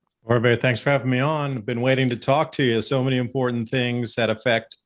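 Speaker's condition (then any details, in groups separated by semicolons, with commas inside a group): No condition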